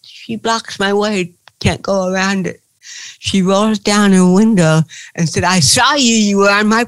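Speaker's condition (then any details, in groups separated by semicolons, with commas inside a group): Cerebral palsy; since birth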